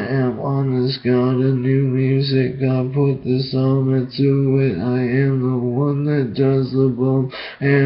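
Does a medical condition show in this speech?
Yes: brain injury.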